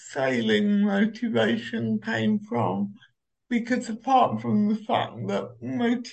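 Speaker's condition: Cerebral palsy; uses Omeo wheelchair

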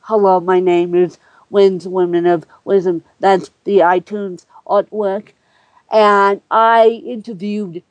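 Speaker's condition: Cerebral palsy; lack of oxygen injury at birth, neurological condition, brain bleed day after diagnosis, medevaced to children's hospital in denver, colorado; physical therapy, writes by voice dictation with Siri and QuickType, finds dragon naturally speaking needs training

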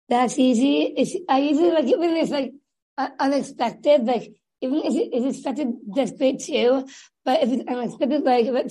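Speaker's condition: Down syndrome; developmental disability from birth

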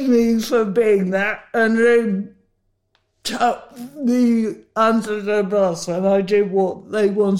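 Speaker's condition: Huntington's disease; initially misdiagnosed

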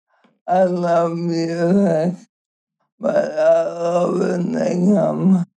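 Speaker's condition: ALS; cannot use arms, cannot walk, uses Tobii Dynavox speech-generating device; communicates softly, Tobii Dynavox translates words, host repeats and sometimes reads words

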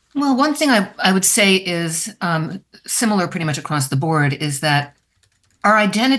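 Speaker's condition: No condition

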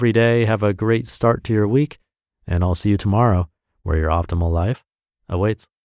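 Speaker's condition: No condition

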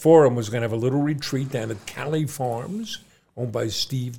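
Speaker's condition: No condition

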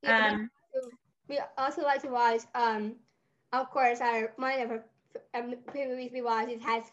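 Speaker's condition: Down syndrome; adult with Down syndrome

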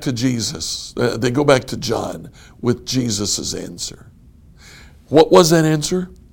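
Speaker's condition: No condition

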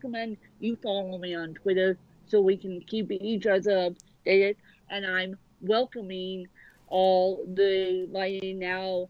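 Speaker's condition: Cerebral palsy; more severe than a character who can walk and talk, needs full help dressing

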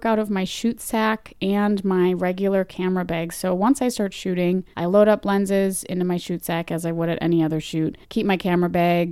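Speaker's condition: No condition

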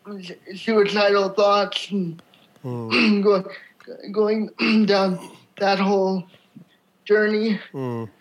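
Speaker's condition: Cerebral palsy; from birth, wheelchair user

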